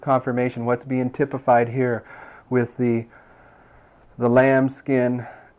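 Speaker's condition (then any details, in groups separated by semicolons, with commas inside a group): No condition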